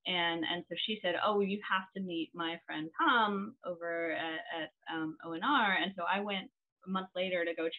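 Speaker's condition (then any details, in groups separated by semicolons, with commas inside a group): No condition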